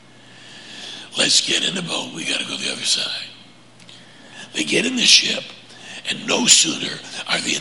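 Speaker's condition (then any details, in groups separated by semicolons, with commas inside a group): Laryngeal cancer; no spread on MRI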